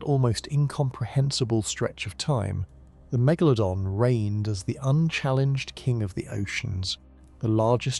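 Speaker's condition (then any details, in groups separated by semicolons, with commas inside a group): No condition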